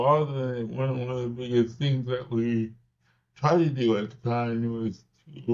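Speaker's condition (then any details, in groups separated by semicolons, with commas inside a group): Cerebral palsy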